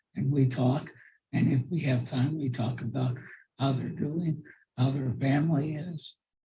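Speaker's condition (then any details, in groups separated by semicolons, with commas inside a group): Cerebral palsy; from birth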